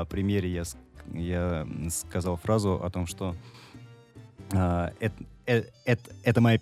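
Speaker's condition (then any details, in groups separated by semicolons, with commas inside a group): Stuttering (logoneurosis); logoneurosis (stuttering) since age 6, milder than some stuttering singers by own account; repeated sounds, prolonged sounds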